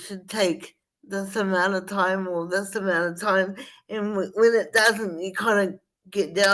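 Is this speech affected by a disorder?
Yes: spastic cerebral palsy.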